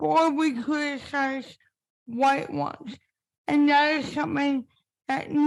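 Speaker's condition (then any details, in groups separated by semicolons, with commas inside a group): Spastic cerebral palsy; impaired speech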